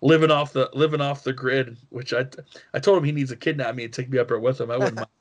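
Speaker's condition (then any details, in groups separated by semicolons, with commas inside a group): No condition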